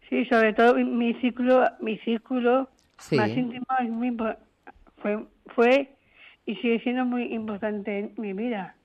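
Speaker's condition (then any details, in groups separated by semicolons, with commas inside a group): Down syndrome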